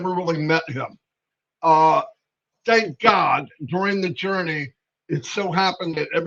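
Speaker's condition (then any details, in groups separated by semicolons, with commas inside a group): Cerebral palsy; wheelchair user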